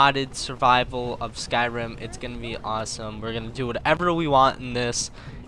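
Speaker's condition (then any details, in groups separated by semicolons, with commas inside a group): No condition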